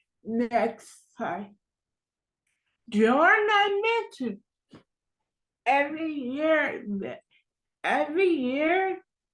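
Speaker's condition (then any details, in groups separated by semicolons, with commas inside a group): Cerebral palsy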